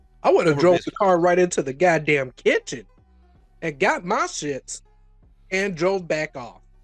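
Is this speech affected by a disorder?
No.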